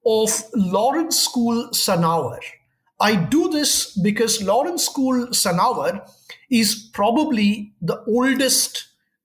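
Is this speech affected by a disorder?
No.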